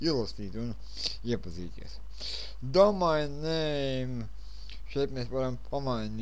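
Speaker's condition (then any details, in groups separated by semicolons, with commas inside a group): Cerebral palsy; since birth; speech not very clear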